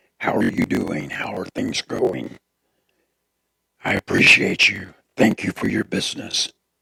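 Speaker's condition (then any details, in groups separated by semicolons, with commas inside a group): Throat cancer; tracheostomy tube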